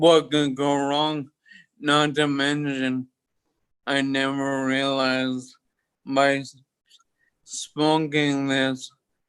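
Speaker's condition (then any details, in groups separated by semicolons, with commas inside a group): Toxic leukoencephalopathy, locked-in syndrome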